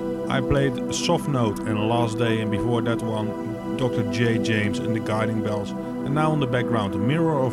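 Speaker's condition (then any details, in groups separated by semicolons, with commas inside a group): No condition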